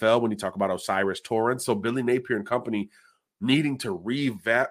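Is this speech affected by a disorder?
No.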